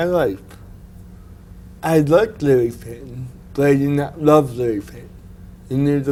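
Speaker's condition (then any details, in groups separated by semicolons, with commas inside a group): Cerebral palsy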